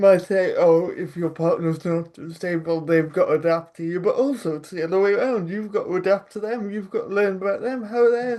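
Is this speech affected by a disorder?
Yes: cerebral palsy.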